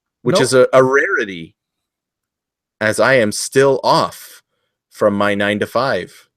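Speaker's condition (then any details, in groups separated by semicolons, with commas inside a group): No condition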